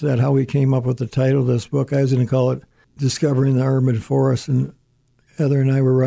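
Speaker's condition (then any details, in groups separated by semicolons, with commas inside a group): Parkinson's disease; stutters and stammers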